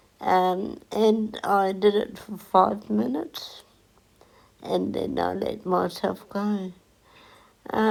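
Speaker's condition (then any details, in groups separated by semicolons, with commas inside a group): Cerebral palsy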